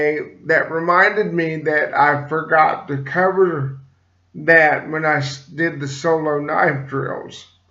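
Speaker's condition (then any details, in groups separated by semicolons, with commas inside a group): Cerebral palsy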